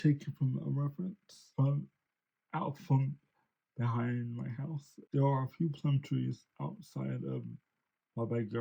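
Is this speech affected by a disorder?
Yes: cerebral palsy; since birth.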